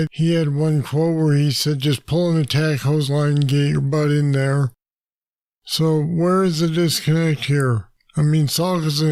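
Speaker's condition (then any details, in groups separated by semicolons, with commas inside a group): Parkinson's disease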